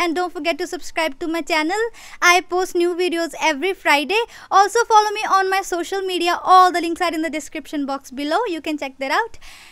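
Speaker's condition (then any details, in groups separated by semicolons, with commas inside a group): No condition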